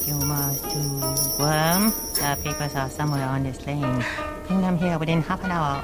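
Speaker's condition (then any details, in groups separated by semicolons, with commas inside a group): No condition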